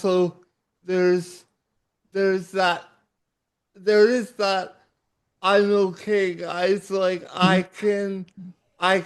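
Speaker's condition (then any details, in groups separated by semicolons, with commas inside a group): Cerebral palsy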